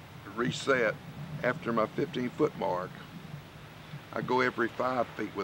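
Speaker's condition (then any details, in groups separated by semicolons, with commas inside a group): No condition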